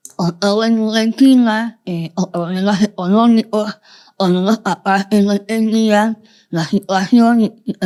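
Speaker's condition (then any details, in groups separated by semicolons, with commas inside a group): Moebius syndrome, congenital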